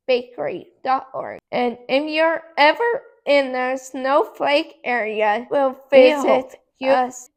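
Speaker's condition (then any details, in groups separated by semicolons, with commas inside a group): Cerebral palsy; brain injury, poor muscle control throughout body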